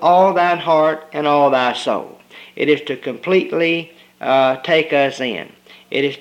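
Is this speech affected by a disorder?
No.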